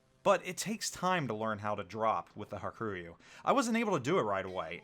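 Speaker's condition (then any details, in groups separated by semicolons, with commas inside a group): No condition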